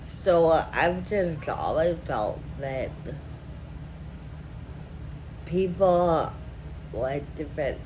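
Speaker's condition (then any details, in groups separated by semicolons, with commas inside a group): Friedreich ataxia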